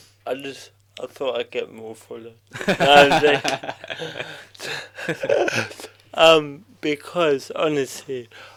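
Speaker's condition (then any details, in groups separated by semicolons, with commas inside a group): Cerebral palsy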